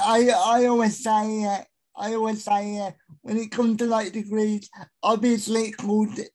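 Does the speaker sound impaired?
Yes: spastic quadriplegic cerebral palsy; told would never verbally communicate, later began speaking.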